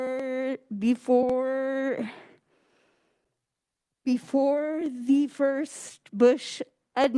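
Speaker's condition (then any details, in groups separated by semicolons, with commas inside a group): Cerebral palsy; spasticity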